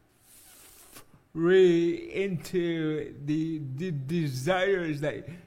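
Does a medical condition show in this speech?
Yes: cerebral palsy; speech impediment, needs careful enunciation for voice recognition, jokingly calls Siri speech therapist.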